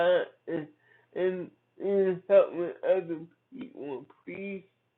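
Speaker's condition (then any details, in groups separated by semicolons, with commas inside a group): Cerebral palsy; from birth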